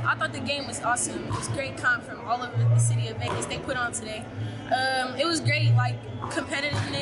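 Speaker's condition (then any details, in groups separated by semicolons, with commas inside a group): No condition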